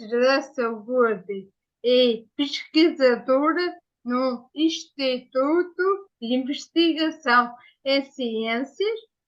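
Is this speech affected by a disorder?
Yes: ataxia after brain injury.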